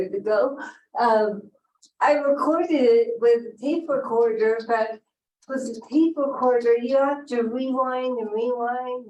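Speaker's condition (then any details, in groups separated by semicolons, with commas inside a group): Cerebral palsy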